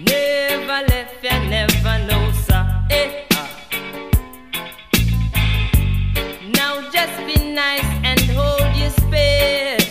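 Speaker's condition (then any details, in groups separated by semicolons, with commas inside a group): No condition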